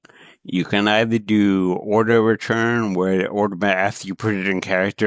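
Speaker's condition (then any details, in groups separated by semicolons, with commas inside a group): Cerebral palsy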